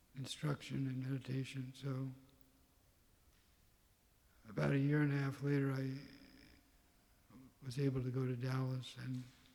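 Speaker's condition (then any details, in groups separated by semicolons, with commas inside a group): Parkinson's; tremor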